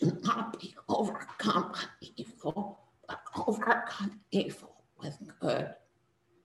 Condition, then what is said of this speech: Spasmodic dysphonia. As the title suggests, my vocal cords only function in, in spasms.